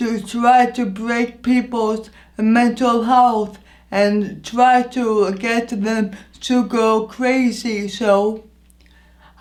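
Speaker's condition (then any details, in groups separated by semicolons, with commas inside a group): Anoxic brain injury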